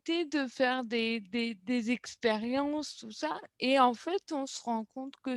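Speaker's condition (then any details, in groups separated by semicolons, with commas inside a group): Cerebral palsy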